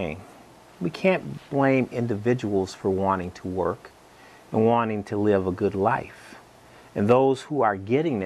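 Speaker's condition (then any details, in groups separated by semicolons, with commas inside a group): No condition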